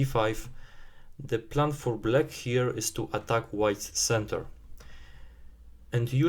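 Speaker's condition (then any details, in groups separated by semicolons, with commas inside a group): No condition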